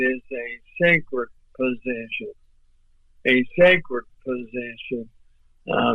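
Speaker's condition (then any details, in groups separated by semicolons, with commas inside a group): ALS; voice off but clear and understandable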